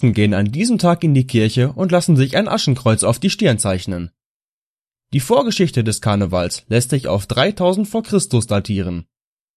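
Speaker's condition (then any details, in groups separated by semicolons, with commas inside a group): No condition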